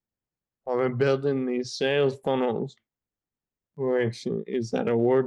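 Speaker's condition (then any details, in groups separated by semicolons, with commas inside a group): Friedreich's ataxia; 14 years since diagnosis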